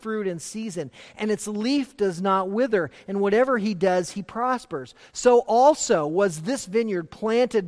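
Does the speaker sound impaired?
No.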